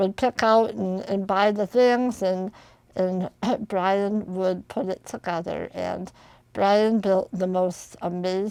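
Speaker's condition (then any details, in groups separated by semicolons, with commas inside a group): Spinal muscular atrophy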